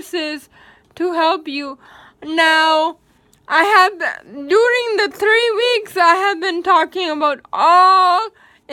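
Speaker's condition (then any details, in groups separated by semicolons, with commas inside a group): Cerebral palsy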